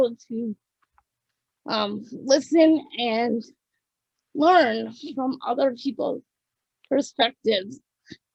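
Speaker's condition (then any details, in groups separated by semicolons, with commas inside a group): Cerebral palsy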